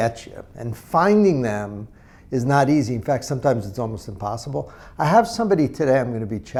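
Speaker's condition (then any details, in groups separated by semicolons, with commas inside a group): No condition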